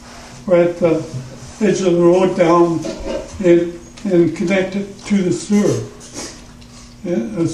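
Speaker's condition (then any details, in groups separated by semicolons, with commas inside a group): Parkinson's; trouble in the throat while speaking; trouble in the throat when speaking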